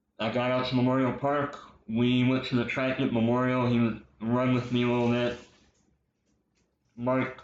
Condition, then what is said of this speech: Cleft palate. I was born with a cleft lip and a cleft palate, which is why I have a speech impediment.